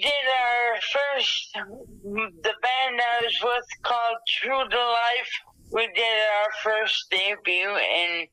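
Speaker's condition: Dysarthria after stroke, thalamic hemorrhage; dysarthria from stroke, speech affected, no aphasia, cognition intact

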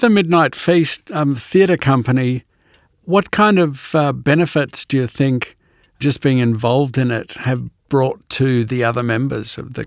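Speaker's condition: No condition

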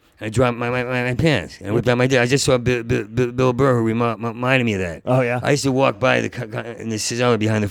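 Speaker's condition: Stuttering; long-standing stutter since college years, always stuttered in job interviews; still stutters in conversation; part-word and whole-word repetitions, fluent when telling stories, doing characters or imitating people; repeated sounds, repeated words, prolonged sounds

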